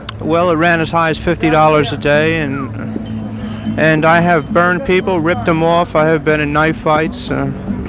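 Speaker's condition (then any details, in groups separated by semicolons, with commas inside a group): No condition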